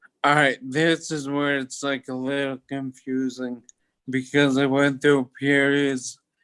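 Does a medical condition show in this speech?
Yes: toxic leukoencephalopathy, locked-in syndrome; recovered.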